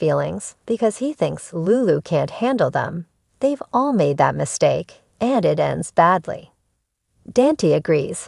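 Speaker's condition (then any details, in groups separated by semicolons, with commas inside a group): No condition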